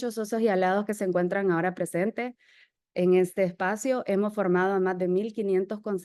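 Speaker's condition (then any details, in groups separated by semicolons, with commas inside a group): No condition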